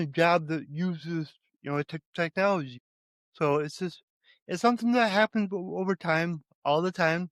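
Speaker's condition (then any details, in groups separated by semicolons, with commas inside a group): Cerebral palsy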